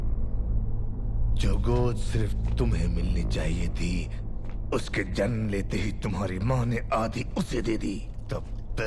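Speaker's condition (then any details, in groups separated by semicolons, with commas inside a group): No condition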